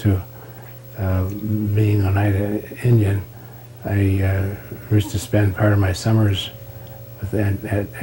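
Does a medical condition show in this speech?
Yes: Parkinson's disease.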